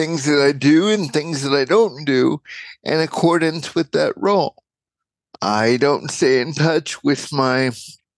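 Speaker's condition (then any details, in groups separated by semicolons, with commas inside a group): Cerebral palsy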